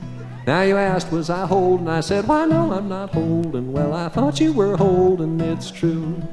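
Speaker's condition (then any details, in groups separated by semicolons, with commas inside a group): No condition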